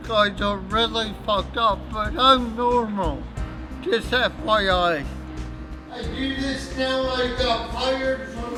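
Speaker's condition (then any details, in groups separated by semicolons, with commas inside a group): Cerebral palsy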